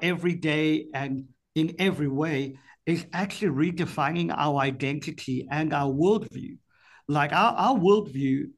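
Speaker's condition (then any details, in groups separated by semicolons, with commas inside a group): Cleft palate; speech impediment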